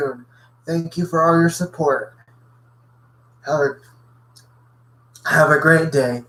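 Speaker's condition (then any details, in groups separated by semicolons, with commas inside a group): Cerebral palsy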